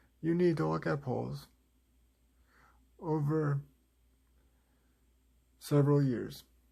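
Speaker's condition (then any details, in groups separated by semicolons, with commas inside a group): Cerebral palsy, spastic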